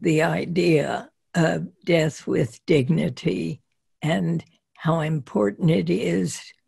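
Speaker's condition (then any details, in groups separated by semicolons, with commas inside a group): Spasmodic dysphonia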